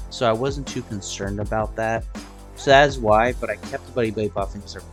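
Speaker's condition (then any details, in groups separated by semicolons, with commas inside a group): No condition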